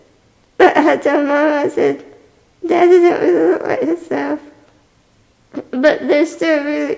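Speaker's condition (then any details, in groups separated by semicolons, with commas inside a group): Spinal muscular atrophy type 2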